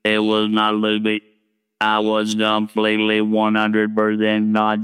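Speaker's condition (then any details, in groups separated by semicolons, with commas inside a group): Laryngectomy; electric wand held to throat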